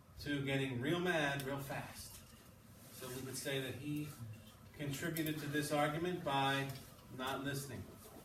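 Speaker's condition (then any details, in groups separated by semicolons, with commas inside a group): No condition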